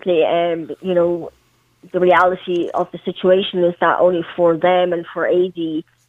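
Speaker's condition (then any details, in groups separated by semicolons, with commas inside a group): Cleft palate; congenital, prosthetic limb since 12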